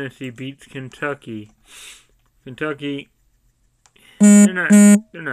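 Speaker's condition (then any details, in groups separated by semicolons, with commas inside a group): Cerebral palsy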